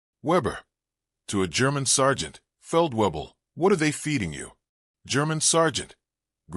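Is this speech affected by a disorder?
No.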